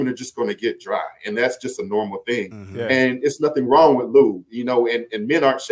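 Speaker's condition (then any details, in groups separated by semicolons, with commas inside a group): No condition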